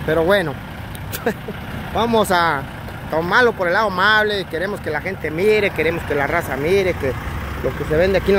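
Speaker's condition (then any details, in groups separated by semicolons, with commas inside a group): No condition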